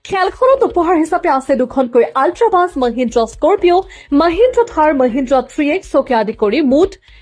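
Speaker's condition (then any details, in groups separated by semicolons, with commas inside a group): No condition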